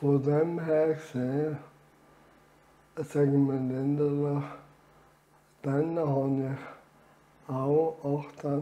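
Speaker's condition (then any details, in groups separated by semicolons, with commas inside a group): Amyotrophic lateral sclerosis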